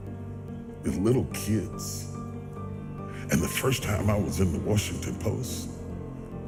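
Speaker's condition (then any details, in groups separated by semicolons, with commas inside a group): No condition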